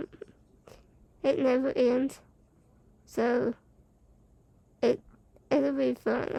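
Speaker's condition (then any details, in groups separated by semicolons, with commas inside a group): Spinal muscular atrophy type 2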